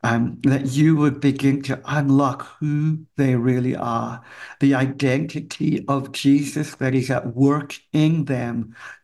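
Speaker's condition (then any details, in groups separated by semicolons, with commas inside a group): Cleft palate; congenital, from birth, affects hearing; still impacts ability to speak and hear; severe speech impediment as a kid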